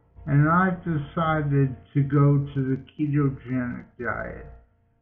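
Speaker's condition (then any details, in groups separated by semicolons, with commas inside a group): Multiple sclerosis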